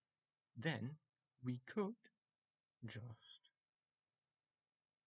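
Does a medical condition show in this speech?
No.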